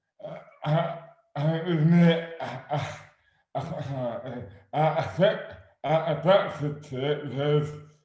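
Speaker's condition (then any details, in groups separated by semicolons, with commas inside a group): Dystonia; affects hands and speech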